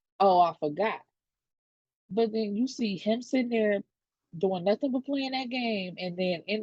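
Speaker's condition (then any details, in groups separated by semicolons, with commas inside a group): No condition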